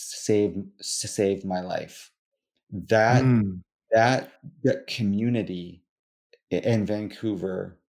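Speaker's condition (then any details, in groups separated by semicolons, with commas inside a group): Stuttering; stuttering since childhood; stutters throughout interview; allows stuttering rather than trying to be fluent; repeated sounds, repeated words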